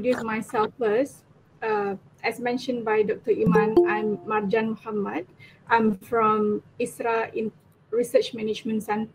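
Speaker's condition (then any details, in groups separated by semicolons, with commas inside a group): No condition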